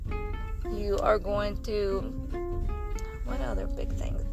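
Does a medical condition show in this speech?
No.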